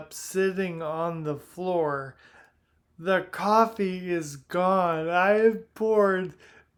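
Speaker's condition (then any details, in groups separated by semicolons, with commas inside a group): Primary lateral sclerosis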